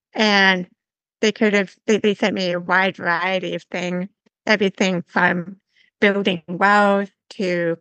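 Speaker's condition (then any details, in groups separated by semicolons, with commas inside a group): Severe to profound hearing loss; learned to listen and speak through early intervention in England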